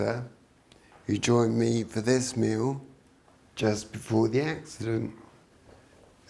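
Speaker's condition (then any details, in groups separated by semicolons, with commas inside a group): Traumatic brain injury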